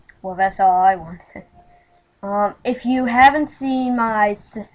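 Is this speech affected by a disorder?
No.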